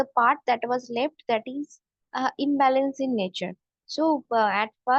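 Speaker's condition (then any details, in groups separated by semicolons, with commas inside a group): No condition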